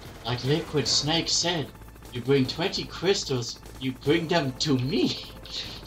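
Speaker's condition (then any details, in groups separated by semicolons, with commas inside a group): No condition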